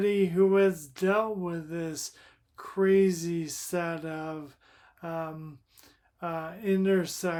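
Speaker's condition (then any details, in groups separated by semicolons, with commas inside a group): Primary lateral sclerosis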